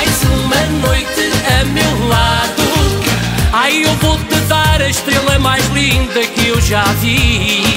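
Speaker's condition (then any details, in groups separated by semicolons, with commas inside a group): No condition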